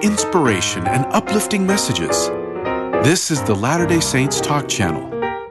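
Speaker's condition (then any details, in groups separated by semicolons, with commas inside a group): No condition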